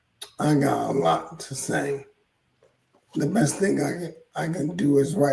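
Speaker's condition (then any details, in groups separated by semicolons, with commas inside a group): ALS; hoarse voice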